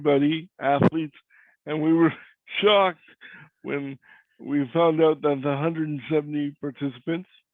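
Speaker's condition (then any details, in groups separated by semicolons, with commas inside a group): Cerebral palsy; cannot walk; voice is different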